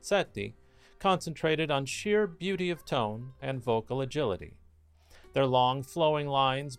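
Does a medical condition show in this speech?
No.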